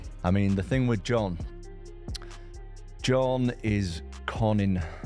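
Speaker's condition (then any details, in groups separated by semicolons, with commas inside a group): No condition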